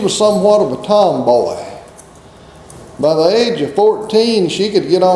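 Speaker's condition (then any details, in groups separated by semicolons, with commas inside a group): No condition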